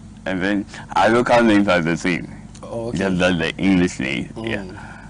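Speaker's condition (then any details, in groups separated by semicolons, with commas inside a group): Cerebral palsy; diagnosed at age 24; speech therapy, speech improved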